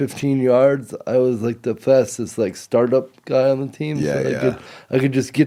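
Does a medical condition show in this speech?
Yes: cerebral palsy.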